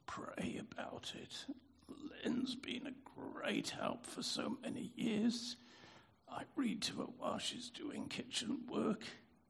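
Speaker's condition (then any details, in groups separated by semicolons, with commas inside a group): Spasmodic dysphonia; catch in voice, lost resonance, speaking hard, easier with use but tires, lost three-octave singing range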